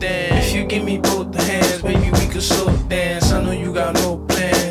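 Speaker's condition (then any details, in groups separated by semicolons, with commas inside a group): No condition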